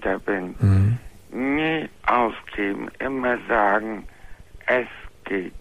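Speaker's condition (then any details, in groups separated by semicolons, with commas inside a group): Floor of mouth cancer; found at yearly dental check, extensive operation, heavy blood loss, jaw affected, taste lost; operated last year, jaw rebuild with thigh tissue possible, major two-team operation; speaks differently, mostly understood, some words asked again, mute right after surgery, wrote notes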